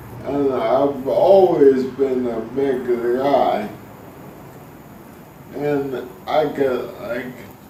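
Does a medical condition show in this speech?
Yes: ALS; spasticity main symptom.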